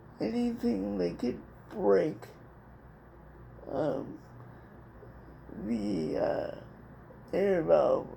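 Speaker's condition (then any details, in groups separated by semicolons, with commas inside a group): Cerebral palsy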